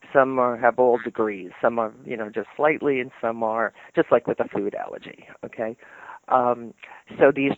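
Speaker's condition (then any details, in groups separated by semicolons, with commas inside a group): No condition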